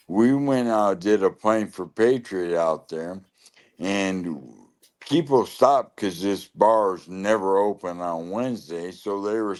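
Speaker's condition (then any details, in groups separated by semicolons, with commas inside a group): Lou Gehrig's disease (ALS)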